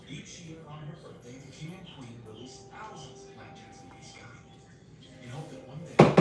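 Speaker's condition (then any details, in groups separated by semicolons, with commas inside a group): No condition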